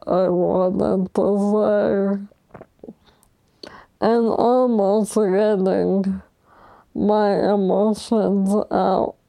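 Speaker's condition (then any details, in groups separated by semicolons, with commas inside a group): ALS; progressive, diagnosed at age 29, motorized wheelchair, almost fully paralyzed, can no longer type after fall; nearly a decade since diagnosis, breathes unaided, pseudobulbar affect, laughs and cries easily; harder to understand, slow sentence production, mute when hurt, losing voice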